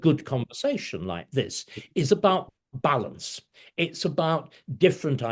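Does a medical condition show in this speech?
No.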